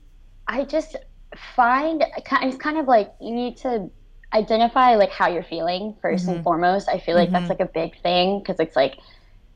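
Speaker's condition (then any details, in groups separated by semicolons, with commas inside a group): Cleft lip and palate; severe cleft lip and palate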